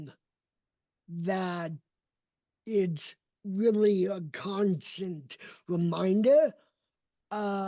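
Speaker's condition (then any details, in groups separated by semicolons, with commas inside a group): Cerebral palsy; premature birth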